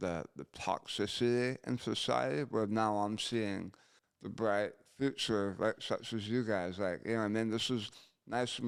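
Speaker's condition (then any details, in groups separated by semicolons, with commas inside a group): Gunshot injury to chin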